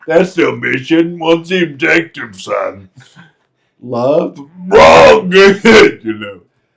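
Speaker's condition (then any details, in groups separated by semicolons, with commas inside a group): Friedreich's ataxia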